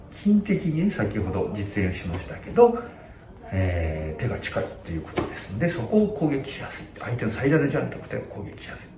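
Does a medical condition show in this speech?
No.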